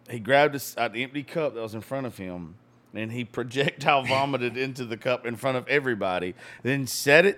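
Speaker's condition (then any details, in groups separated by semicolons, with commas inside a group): No condition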